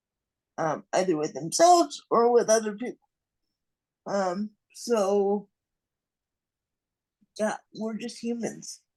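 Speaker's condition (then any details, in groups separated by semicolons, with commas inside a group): Cerebral palsy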